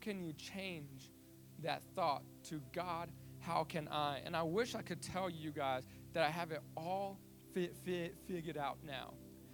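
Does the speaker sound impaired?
Yes: stutter; stutter since childhood; still has speech impediment, speaks publicly from front stage; avoided speaking in class when younger, felt less clear than peers; here repeated sounds.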